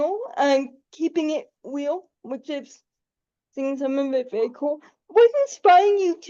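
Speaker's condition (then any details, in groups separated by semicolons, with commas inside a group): Cerebral palsy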